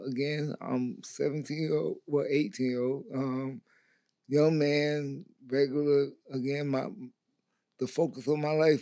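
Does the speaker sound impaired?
Yes: stroke; stroke at 17, football hit, hydrocephalus, blocked neck artery, surgery Scottish Rite Atlanta, TBI, face transplant; babbling, uncontrollable drooling, slurred speech mother could not understand at onset, persisted after brain surgery.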